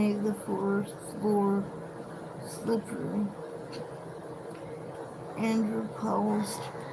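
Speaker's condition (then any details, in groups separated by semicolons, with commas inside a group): Cerebral palsy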